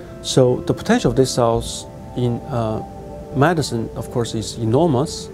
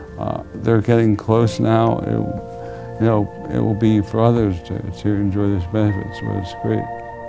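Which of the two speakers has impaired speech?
The second: ALS; left hand and arm affected; progressing, left hand and arm increasingly weaker; voice starting to go, some difficulty swallowing.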